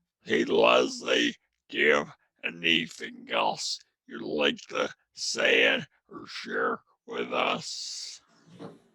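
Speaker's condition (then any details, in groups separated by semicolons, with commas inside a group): Traumatic brain injury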